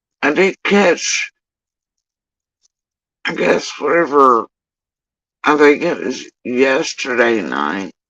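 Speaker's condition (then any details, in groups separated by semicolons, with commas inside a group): Facial paralysis after surgery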